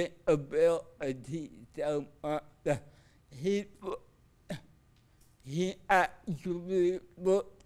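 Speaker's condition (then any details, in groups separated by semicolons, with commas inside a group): Cerebral palsy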